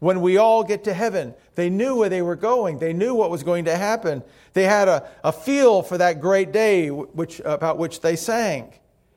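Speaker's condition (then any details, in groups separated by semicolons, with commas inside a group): No condition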